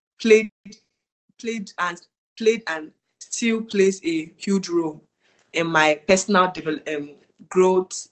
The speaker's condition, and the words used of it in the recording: Stuttering. But I think mine is more obvious than his.